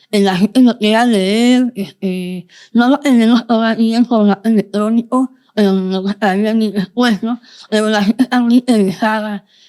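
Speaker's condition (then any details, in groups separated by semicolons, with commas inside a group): Moebius syndrome, congenital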